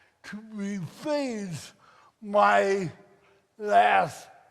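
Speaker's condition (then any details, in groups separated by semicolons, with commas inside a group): Cerebral palsy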